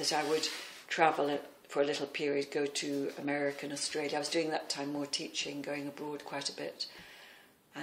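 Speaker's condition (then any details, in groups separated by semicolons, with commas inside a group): No condition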